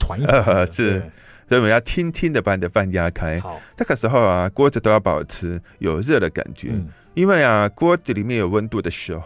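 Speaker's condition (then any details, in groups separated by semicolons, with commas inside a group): Hearing impairment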